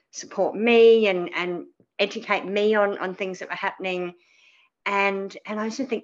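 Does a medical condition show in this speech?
Yes: cleft palate; cleft palate from birth.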